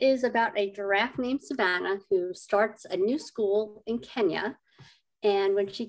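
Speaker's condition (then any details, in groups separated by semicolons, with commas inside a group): Cleft lip and palate; adult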